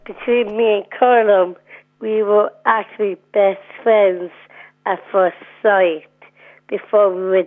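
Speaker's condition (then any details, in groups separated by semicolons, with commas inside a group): Down syndrome; 29 years old; sounds happy and bubbly per host, mostly short answers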